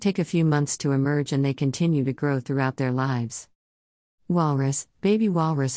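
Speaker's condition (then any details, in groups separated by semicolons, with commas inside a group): No condition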